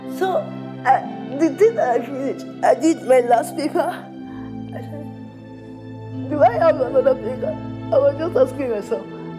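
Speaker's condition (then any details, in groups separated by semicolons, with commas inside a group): Severe cerebral palsy; uses wheelchair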